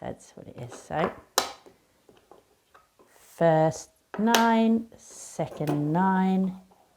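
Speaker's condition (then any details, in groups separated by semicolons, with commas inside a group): No condition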